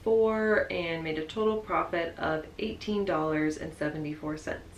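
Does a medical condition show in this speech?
No.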